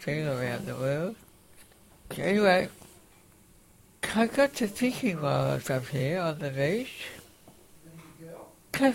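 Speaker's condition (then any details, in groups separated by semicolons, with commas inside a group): Facioscapulohumeral muscular dystrophy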